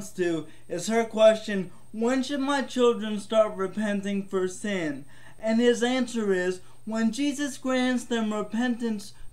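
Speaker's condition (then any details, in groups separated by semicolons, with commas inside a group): Cerebral palsy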